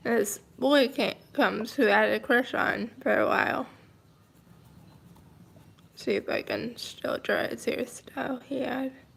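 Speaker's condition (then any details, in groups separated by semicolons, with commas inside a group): Cerebral palsy, mild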